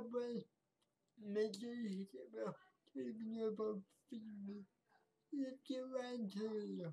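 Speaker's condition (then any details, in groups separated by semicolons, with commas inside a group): Cerebral palsy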